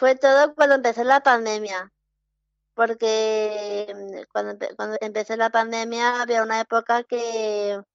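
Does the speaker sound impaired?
Yes: Down syndrome; early intervention in childhood with speech therapy and early stimulation; interviewed by telephone.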